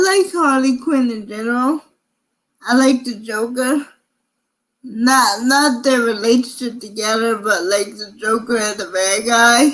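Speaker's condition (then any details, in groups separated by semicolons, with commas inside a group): Cerebral palsy; from birth, difficult delivery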